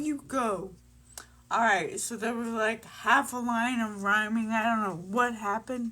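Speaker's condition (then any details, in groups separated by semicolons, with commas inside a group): Brain injury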